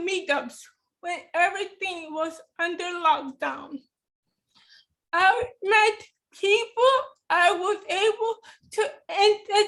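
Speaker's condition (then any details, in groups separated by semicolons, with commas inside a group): Cerebral palsy; affects hand, hand tremor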